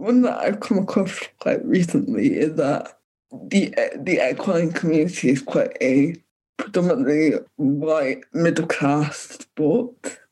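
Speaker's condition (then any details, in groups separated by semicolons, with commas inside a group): Cerebral palsy; physiotherapy in childhood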